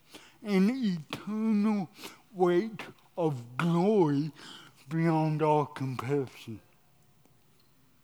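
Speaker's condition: Cerebral palsy

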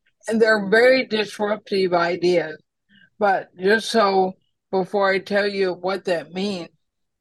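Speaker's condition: ALS; host says slur not noticeable

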